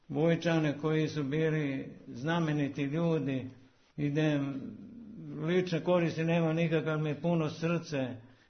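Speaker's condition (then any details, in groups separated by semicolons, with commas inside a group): Parkinson's disease; walks about 8 km daily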